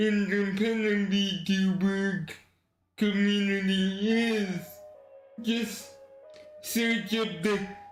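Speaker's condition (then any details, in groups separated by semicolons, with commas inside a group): Cerebral palsy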